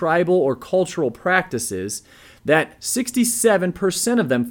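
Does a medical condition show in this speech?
No.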